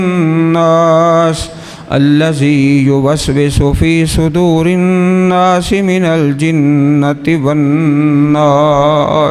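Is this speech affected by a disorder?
No.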